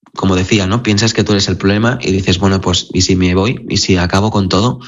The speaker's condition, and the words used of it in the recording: None; typical speech.